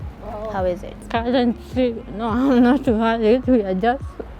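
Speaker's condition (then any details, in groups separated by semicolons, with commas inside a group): Cerebral palsy; since birth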